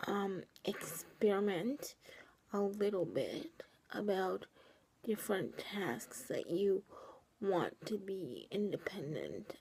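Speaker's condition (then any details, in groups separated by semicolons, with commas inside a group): Cerebral palsy, triplegia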